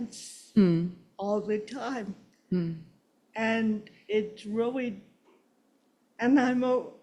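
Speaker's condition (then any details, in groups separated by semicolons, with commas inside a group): Cerebral palsy; since birth; body held certain way, constant tension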